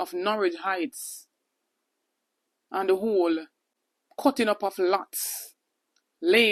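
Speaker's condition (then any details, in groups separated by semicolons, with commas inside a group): No condition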